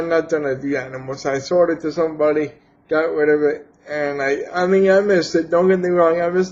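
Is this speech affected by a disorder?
Yes: cerebral palsy; has had surgery.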